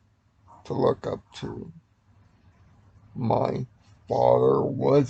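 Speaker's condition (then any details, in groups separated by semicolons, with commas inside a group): Cerebral palsy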